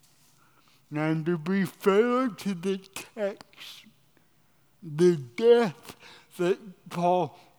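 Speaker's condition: Cerebral palsy

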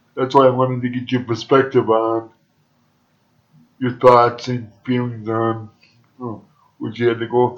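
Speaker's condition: Cerebral palsy; present from birth, uses wheelchair for mobility, went through a lot of physical therapy

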